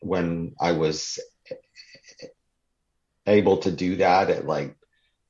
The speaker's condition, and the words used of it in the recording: Stuttering. Like I'm n never quite sure which words are going to, be hard to say.